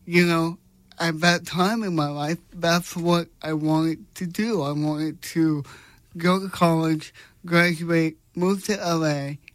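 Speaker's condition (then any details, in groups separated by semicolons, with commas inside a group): Cerebral palsy; congenital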